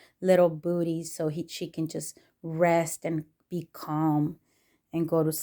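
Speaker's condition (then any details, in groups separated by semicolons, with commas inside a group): No condition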